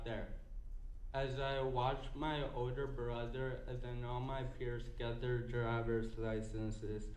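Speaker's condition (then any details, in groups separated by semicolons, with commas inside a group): Cerebral palsy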